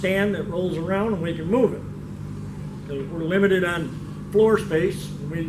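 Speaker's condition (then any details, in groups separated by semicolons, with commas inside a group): No condition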